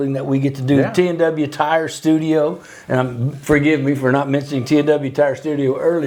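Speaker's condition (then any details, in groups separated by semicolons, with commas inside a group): No condition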